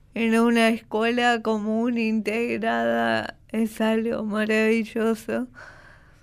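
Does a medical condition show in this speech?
Yes: cerebral palsy; from birth, two respiratory arrests at birth, second at 12 hours, oxygen deprivation, brain injury affecting motor function; manner of speaking and moving affected, prompting others' prejudice.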